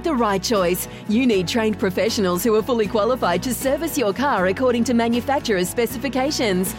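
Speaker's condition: No condition

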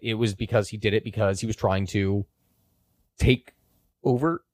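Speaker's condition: No condition

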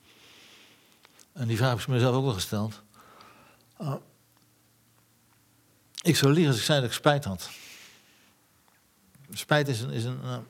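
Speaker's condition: Parkinson's disease; progressive incurable Parkinson's disease, diagnosed years ago, already ill before diagnosis, 50% dementia risk, heading toward invalidity; pain, abdominal pain from constipation, fatigue, unsteady, falls including off bicycle, reading own book aloud beyond strength; speaks with difficulty, half purely Parkinson motor problem, emotional tearfulness partly from disease

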